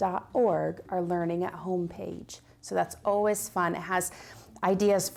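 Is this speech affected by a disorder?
No.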